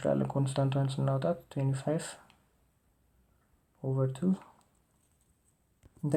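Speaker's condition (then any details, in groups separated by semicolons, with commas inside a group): No condition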